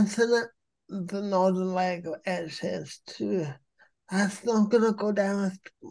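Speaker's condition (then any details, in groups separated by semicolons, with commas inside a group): Cerebral palsy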